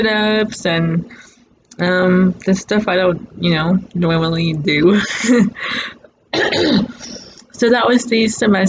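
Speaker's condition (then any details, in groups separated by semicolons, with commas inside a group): Cerebral palsy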